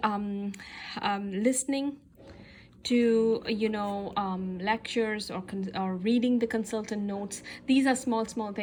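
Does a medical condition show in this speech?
No.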